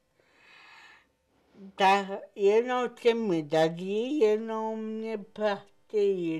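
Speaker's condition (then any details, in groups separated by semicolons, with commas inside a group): Cerebral palsy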